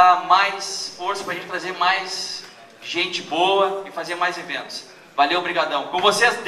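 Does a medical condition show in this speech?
No.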